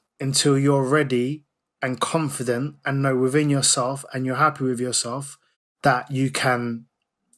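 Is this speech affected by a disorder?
No.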